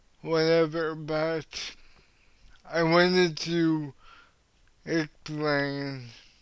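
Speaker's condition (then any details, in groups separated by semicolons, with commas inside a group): Cerebral palsy; cannot walk, uses wheelchair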